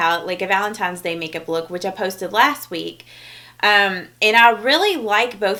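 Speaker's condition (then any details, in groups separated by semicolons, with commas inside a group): No condition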